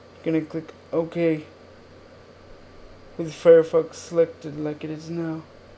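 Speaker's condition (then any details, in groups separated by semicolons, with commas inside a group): Cerebral palsy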